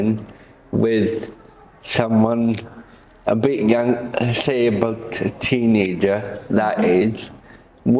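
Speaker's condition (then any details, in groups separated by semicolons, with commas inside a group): Cerebral palsy; quadriplegic form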